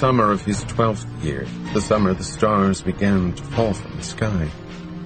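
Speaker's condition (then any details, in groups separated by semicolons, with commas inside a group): No condition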